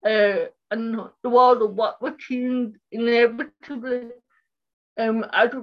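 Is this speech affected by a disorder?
Yes: cerebral palsy; speech impairment.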